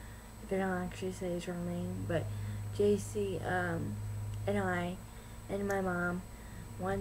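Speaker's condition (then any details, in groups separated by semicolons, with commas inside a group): Cerebral palsy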